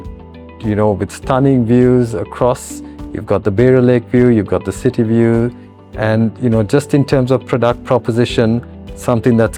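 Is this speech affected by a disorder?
No.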